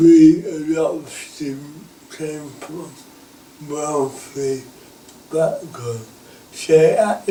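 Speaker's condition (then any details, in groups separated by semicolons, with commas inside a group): Cerebral palsy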